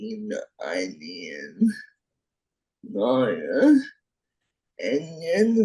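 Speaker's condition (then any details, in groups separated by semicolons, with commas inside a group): Friedreich's ataxia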